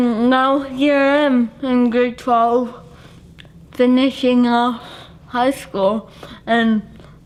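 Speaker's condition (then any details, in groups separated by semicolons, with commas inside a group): Cerebral palsy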